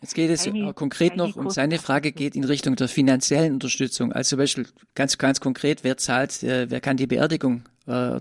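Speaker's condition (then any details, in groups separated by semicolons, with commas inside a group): No condition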